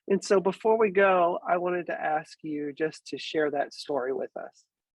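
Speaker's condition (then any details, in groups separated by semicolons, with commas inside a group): No condition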